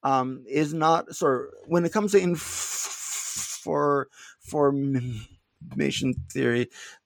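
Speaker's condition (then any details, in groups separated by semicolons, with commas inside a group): Stuttering; not stuttering much during this interview; little stuttering currently; repeated sounds, prolonged sounds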